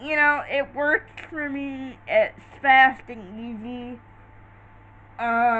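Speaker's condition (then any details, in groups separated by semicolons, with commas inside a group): Cerebral palsy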